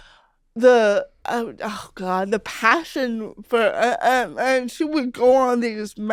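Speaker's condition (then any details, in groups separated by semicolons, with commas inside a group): Cerebral palsy; speech sounds unusual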